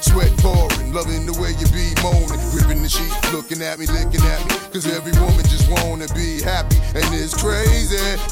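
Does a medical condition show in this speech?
No.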